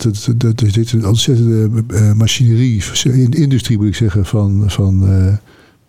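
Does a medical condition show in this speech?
Yes: Parkinson's disease; progressive, slowly worsening, one foot wobbly and less stable, odd gait; about two years since diagnosis, boxing classes for Parkinson's patients; lip tremor that can start suddenly, jaw spasm mostly when falling asleep.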